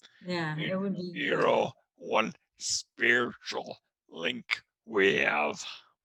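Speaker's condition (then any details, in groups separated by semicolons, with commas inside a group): Traumatic brain injury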